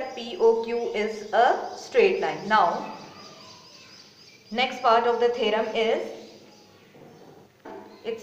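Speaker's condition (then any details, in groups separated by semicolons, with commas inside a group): No condition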